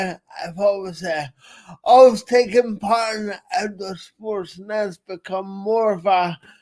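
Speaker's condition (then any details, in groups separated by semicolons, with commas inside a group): Cerebral palsy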